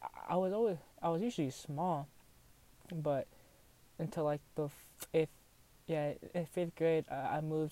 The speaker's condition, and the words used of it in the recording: Stuttering. But, you know, actually, I think I said it wrong the first time.